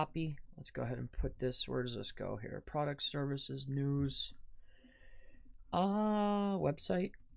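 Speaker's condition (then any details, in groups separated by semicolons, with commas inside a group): No condition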